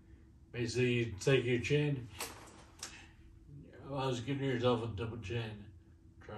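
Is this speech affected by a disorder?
Yes: Friedreich's ataxia.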